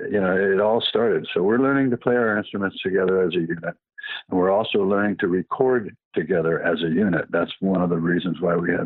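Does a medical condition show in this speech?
Yes: Parkinson's disease; past radiation for cancer caused some damage.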